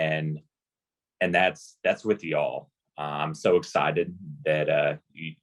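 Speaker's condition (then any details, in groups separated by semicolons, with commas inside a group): No condition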